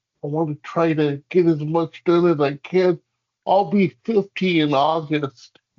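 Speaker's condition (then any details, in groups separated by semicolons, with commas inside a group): Cerebral palsy; hamstring releases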